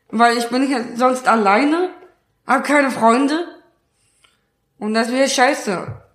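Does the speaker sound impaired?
Yes: Down syndrome; trisomy 21, extra copy of chromosome 21, present from birth, now 20 years old.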